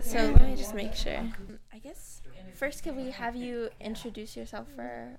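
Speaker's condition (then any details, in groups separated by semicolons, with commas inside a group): No condition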